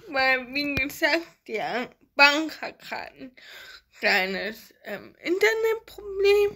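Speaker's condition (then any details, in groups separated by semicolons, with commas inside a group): Ataxia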